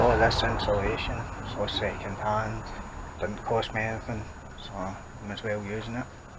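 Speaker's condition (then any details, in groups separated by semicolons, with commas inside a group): No condition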